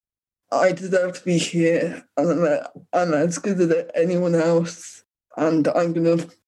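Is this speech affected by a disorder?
Yes: cerebral palsy; physiotherapy in childhood.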